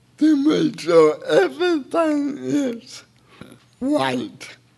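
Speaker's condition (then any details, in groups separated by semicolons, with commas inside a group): Cerebral palsy; a little difficult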